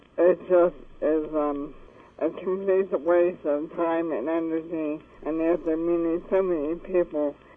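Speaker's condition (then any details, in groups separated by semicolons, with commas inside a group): ALS; wheelchair user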